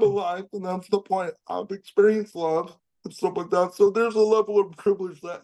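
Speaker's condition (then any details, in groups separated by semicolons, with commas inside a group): Cerebral palsy; jokes of having voice for print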